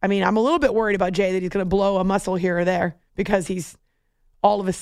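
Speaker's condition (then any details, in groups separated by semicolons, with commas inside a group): No condition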